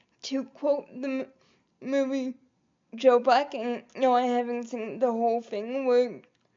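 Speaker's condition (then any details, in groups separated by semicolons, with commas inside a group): Cerebral palsy; able to articulate and speak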